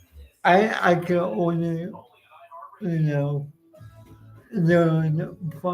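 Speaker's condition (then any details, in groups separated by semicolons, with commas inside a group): Cerebral palsy; uses wheelchair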